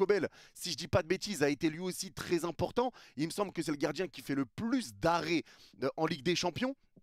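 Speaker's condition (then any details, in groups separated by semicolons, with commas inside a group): No condition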